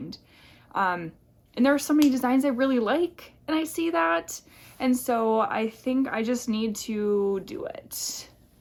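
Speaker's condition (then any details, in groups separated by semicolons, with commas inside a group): No condition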